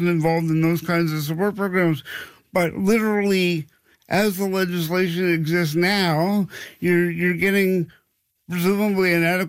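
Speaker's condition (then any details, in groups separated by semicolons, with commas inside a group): Cerebral palsy; some 40 years ago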